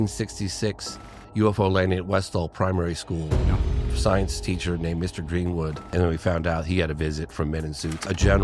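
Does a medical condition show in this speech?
No.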